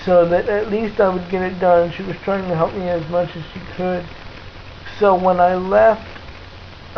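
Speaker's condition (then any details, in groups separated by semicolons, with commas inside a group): Cerebral palsy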